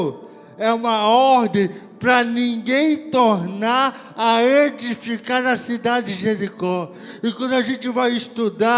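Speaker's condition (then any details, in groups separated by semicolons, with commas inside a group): Cerebral palsy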